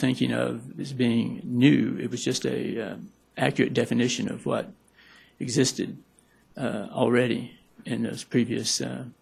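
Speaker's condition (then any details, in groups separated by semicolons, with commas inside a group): Parkinson's; may stumble over words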